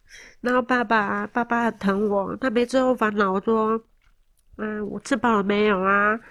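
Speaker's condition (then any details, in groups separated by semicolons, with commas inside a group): Moderate-to-severe hearing loss; wears hearing aids, car accident with seven days bedridden, rehabilitation to dance again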